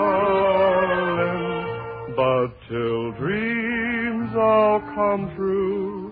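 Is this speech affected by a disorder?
No.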